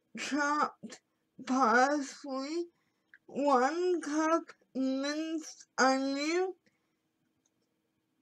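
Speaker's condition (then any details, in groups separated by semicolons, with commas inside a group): Cerebral palsy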